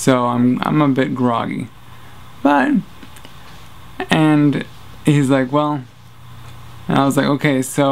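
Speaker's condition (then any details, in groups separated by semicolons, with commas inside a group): Traumatic brain injury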